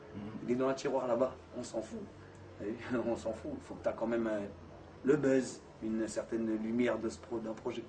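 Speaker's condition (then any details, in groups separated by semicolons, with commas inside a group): No condition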